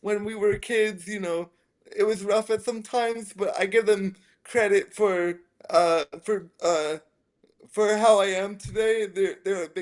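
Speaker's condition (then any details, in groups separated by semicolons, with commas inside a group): Spastic quadriplegic cerebral palsy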